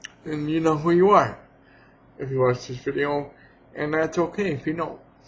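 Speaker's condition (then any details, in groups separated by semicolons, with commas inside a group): Cerebral palsy; has had surgery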